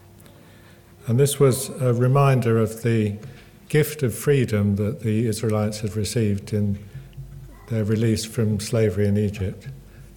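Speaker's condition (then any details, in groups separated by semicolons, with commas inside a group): Parkinson's; Parkinson's exercise programmes, table tennis and snooker groups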